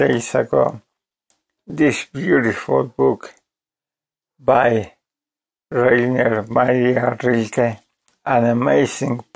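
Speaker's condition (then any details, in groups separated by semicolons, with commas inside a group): ALS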